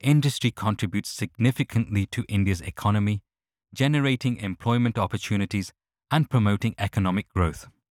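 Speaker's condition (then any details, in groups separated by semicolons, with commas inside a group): No condition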